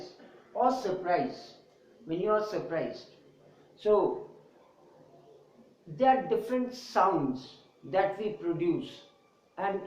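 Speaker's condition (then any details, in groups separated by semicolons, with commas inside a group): No condition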